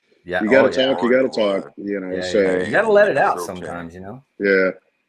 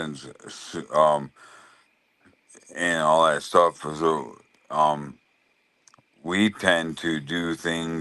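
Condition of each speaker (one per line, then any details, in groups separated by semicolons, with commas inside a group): No condition
Lou Gehrig's disease (ALS); right side and left hand weakness, cane, leg brace; voice going, slurring worsens with longer talking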